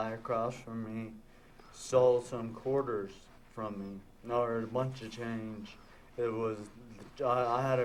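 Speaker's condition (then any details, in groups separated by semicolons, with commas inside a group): Traumatic brain injury; caused by car accident; now talking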